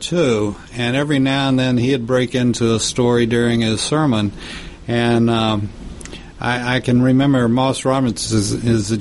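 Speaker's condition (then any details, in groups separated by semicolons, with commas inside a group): No condition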